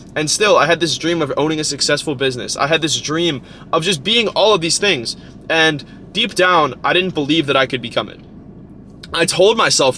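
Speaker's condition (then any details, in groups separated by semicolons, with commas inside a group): No condition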